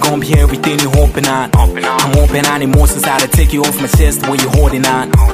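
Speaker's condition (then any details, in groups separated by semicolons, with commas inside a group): No condition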